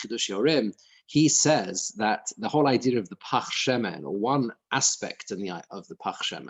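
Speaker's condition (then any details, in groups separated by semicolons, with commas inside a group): No condition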